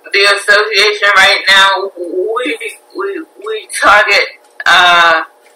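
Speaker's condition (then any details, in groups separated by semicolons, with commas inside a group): Spinocerebellar ataxia type 3, SCA3; family members also affected; stumbling when walking, frequent falls; speech impediment, sounds drunk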